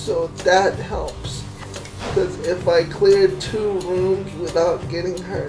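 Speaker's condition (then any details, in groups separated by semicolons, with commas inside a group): Cerebral palsy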